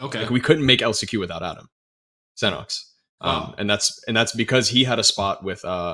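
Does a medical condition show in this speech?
No.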